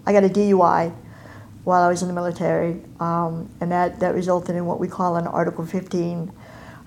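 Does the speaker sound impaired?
Yes: cleft palate and cleft lip; congenital.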